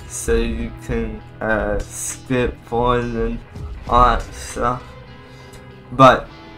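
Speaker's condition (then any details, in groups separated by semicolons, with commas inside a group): Cerebral palsy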